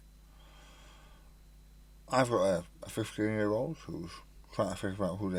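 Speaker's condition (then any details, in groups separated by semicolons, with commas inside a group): Stage 4 tongue cancer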